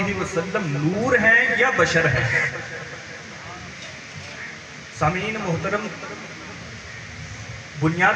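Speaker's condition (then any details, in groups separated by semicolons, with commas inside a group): No condition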